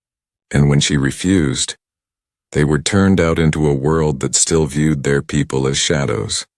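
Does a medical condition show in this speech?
No.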